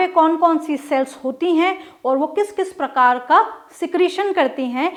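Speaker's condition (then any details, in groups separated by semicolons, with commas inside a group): No condition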